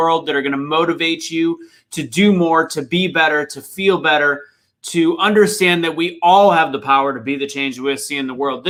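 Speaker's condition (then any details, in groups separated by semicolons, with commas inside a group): No condition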